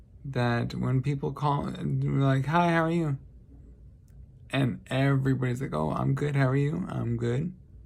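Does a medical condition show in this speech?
Yes: traumatic brain injury.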